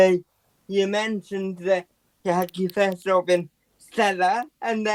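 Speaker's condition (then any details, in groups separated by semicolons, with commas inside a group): Quadriplegic cerebral palsy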